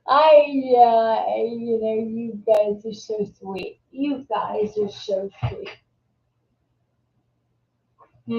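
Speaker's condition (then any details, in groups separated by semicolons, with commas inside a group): Multiple sclerosis; secondary progressive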